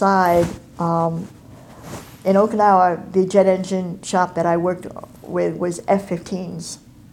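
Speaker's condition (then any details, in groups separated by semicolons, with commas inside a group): Cleft palate and cleft lip; over 30 years ago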